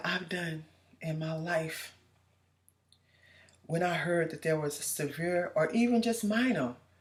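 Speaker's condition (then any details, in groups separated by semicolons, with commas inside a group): No condition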